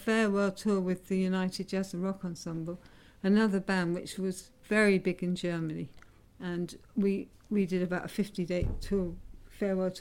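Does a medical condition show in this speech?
Yes: Parkinson's disease; diagnosed 1997, dopamine shortage causes stiffness, specialist Ray Chowdhury delayed dopamine, dopamine agonist then pump; about 15 years since diagnosis, pump prevents seizing up on stage.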